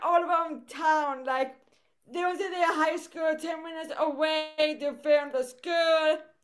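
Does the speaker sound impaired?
Yes: cerebral palsy; second hand surgery done, Botox in legs and arm upcoming, physical therapy, foot surgery planned.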